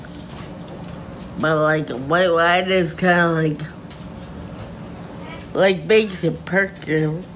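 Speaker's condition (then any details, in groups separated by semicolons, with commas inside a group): Friedreich ataxia, severe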